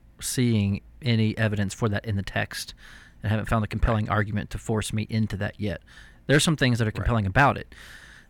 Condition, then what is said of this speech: No condition.